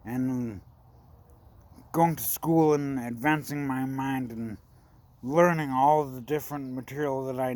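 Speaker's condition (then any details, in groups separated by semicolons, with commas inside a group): Brain injury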